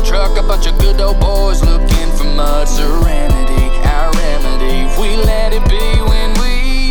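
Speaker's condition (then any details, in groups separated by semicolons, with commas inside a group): No condition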